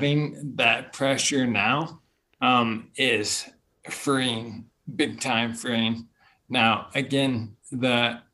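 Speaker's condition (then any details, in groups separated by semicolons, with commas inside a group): Bulbar onset ALS; speech problems first, at first only after alcohol, later in everyday life, disease taking speaking away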